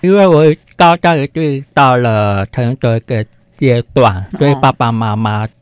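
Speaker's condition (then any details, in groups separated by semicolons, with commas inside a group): Hearing impairment; spoken clarity below typical speakers, spoken language learned with difficulty in childhood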